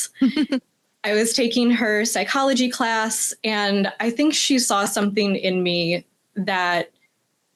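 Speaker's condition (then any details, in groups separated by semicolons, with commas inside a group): No condition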